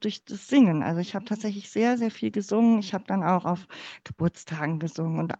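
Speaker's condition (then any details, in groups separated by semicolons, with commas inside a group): Cleft palate; congenital, born in former GDR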